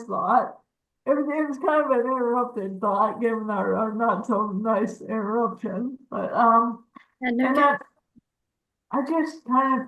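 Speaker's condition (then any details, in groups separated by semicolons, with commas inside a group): Cerebral palsy; walks at home, wheelchair outside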